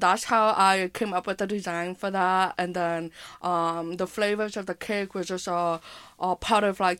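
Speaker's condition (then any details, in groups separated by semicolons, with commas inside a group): Hearing impairment with speech impairment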